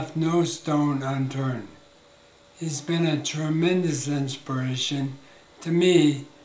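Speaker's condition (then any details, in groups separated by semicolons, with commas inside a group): ALS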